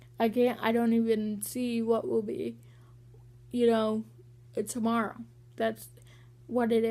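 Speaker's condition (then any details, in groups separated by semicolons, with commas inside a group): Cerebral palsy; walking sometimes hard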